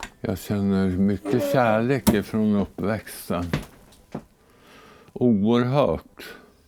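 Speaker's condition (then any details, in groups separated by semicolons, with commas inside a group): Tongue cancer, partial tongue removal; voice permanently changed, relearned speaking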